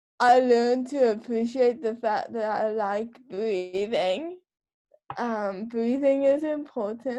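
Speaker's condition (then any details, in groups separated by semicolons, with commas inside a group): Cerebral palsy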